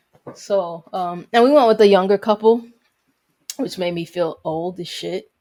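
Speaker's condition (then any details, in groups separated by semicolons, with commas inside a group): No condition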